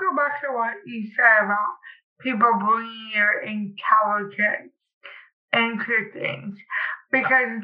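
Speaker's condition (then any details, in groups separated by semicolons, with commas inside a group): Cerebral palsy; cerebral palsy since childhood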